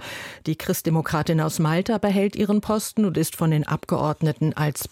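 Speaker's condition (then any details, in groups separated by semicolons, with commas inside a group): No condition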